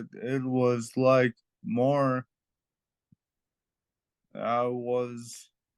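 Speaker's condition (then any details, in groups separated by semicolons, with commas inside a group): Traumatic brain injury; brain surgery; in recovery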